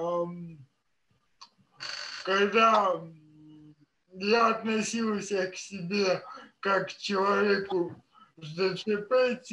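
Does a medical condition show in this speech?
Yes: cerebral palsy.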